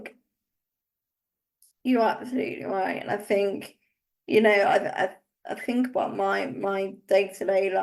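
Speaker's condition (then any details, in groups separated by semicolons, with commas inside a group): Cerebral palsy; uses wheelchair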